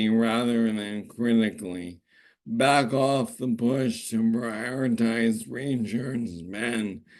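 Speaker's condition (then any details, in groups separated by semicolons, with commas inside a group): ALS; normal a year ago, no longer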